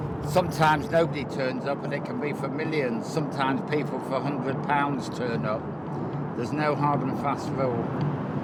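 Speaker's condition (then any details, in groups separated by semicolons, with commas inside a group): No condition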